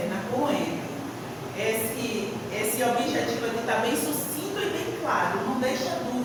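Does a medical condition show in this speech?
No.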